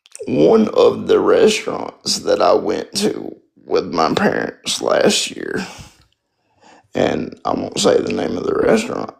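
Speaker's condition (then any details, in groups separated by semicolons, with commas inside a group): Spastic quadriplegic cerebral palsy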